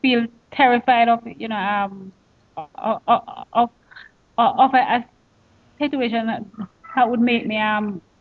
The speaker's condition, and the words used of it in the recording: Stuttering. And you had shared with me that sometimes you feel like you're having a panic attack when you stutter.